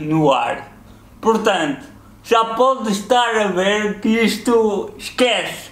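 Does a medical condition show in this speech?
Yes: cerebral palsy.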